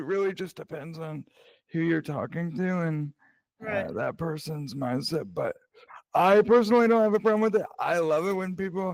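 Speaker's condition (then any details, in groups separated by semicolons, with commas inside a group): Cerebral palsy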